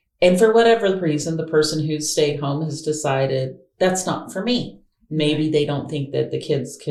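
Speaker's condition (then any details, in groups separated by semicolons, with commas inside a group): No condition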